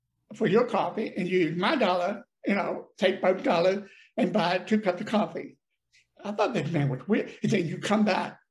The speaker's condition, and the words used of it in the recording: Deafness. I mean, how can a guy like me, you know, that's not very smart and has a speech problem and